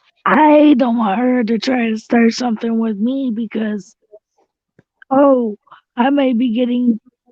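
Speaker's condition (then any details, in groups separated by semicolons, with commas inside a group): Cerebral palsy; visible disability; mostly independent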